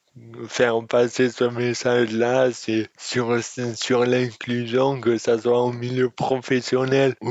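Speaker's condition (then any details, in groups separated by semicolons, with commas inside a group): Dystonia; speech disorder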